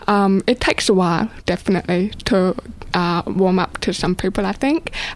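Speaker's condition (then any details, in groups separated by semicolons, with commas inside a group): Deafness, born deaf; probably congenital deafness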